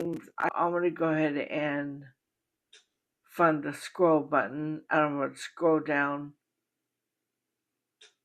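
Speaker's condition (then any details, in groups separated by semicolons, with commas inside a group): Bulbar onset ALS, speech-generating device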